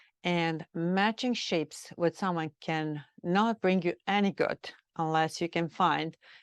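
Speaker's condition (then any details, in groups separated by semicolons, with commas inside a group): No condition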